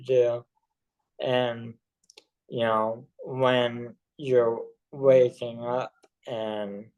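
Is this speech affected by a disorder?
Yes: ALS.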